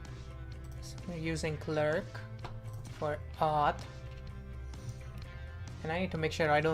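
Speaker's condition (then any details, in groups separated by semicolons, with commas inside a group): No condition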